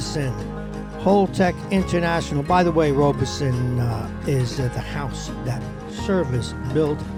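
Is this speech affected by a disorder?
No.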